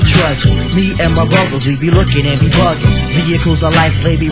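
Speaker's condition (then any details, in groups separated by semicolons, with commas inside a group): No condition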